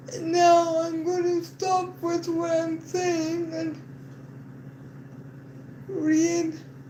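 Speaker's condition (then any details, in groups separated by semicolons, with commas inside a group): Cerebral palsy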